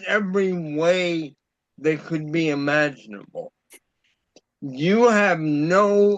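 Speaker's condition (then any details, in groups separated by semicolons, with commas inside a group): Cerebral palsy; about a year after a stroke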